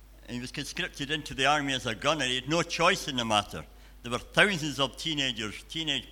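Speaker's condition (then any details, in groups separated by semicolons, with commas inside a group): Cleft palate and cleft lip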